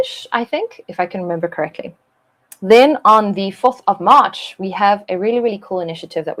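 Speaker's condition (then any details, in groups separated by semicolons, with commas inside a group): No condition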